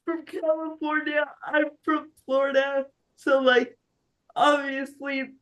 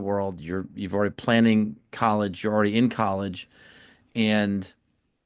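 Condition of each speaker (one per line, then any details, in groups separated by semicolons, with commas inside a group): Cerebral palsy; spastic quadriplegic, severe, wheelchair user, retained startle reflex; diagnosed around 5 months, ongoing physical therapy; speech not affected
No condition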